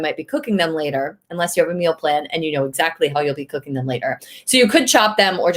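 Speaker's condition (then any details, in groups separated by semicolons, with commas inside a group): No condition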